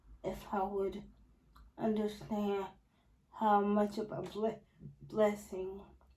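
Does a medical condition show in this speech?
Yes: spastic quadriplegic cerebral palsy.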